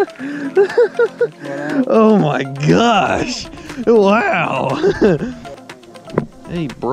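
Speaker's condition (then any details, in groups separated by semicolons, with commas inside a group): No condition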